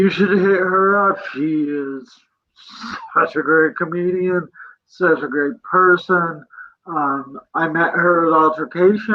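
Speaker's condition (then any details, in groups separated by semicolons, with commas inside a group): Cerebral palsy; present from birth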